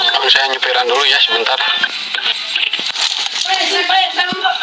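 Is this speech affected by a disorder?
No.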